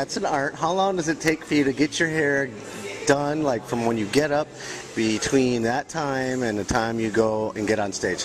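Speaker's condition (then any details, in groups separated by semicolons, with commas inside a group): No condition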